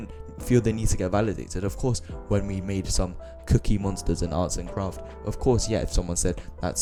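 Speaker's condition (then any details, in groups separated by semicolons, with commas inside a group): No condition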